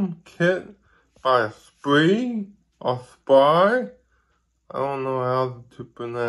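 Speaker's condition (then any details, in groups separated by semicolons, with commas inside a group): Ataxic cerebral palsy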